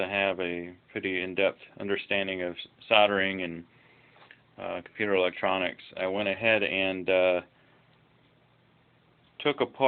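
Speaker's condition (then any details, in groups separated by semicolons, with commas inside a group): No condition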